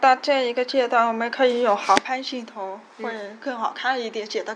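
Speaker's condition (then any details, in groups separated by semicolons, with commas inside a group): Hearing impairment; hearing disability, hearing damaged in childhood accident, completed rehabilitation training; childhood speech training with parents, repeating each word hundreds of times daily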